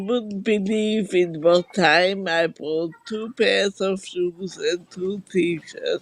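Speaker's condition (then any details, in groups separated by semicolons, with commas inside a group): Multiple sclerosis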